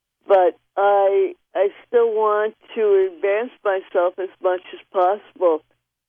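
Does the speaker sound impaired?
Yes: cerebral palsy.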